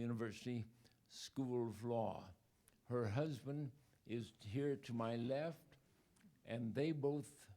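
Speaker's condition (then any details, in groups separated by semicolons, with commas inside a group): ALS; body weakening, 2 years since onset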